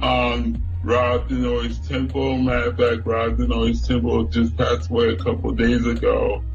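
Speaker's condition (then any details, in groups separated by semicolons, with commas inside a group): Cerebral palsy; no ambulance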